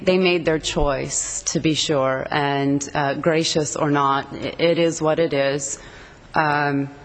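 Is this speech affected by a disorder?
No.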